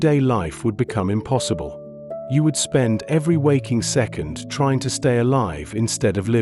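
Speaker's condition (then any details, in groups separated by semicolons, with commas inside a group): No condition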